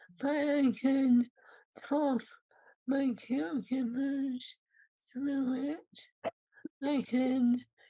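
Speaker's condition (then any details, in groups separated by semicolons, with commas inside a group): ALS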